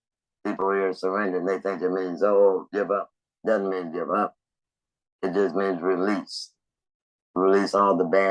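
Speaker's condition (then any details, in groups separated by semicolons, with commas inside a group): Laryngectomy; lost voice, device speech with good volume and clarity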